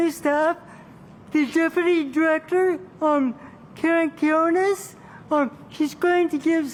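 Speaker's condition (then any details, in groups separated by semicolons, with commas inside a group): Cerebral palsy; from birth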